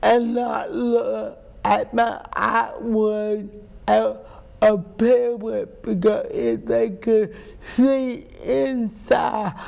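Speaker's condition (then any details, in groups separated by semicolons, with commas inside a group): Cerebral palsy; speech impairment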